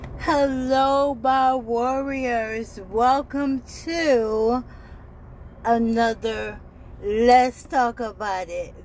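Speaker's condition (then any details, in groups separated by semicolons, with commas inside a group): ALS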